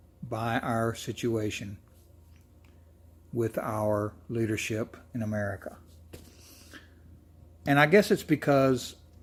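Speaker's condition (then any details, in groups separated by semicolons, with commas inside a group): No condition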